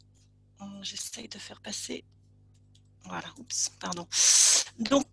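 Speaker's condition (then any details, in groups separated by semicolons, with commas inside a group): No condition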